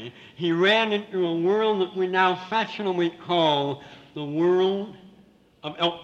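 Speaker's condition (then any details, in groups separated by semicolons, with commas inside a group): Severe cleft palate with lisp; hole in roof of mouth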